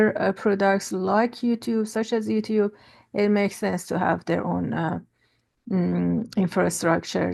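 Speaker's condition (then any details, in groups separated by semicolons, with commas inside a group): No condition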